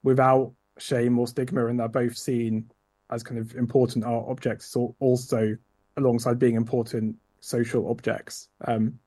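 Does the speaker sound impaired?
No.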